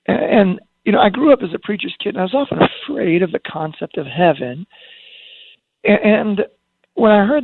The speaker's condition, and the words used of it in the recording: Spasmodic dysphonia. In essence, I lost control of my voice, which is pretty ironic.